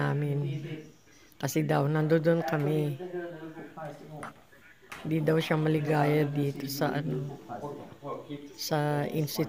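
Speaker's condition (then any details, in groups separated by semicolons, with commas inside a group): No condition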